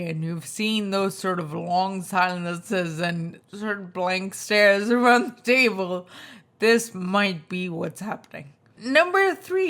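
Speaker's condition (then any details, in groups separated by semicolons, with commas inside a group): Spinocerebellar ataxia type 2, SCA2; tongue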